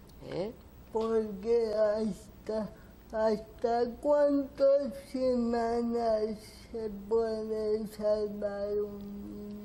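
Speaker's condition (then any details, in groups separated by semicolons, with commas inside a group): Cerebral palsy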